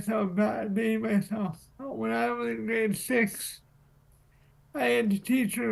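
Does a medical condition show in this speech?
Yes: cerebral palsy.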